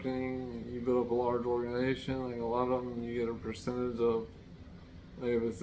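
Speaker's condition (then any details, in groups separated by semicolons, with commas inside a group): Traumatic brain injury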